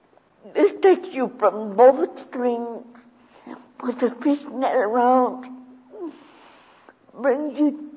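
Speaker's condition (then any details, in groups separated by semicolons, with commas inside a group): Cerebral palsy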